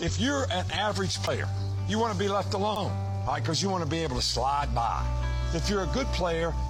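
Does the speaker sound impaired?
No.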